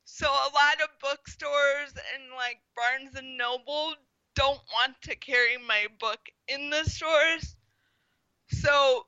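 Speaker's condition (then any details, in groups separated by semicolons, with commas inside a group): Spastic quadriplegic cerebral palsy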